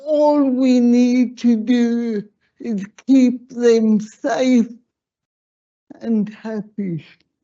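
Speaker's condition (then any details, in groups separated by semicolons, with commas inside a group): Slurred speech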